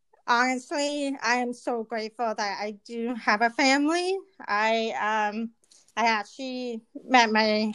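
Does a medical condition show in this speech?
Yes: deafness, cochlear implant; congenital, cause unknown, diagnosed about 6 months, hearing aids until 10, one-sided cochlear implant at 10; 31, implant off at night, static when lying on it, alarm wire under pillow; speech language therapy and EA as child, may not speak clearly.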